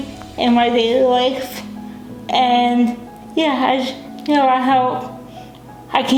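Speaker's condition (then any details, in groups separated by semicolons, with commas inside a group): Cerebral palsy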